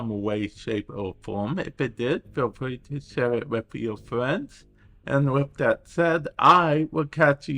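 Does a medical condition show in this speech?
Yes: cerebral palsy; affects speech.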